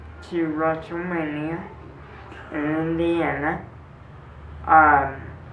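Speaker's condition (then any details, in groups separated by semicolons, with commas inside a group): Cerebral palsy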